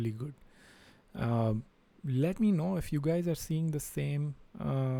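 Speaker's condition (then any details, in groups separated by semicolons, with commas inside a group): No condition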